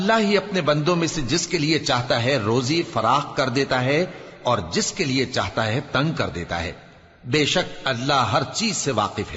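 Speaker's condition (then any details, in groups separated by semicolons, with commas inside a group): No condition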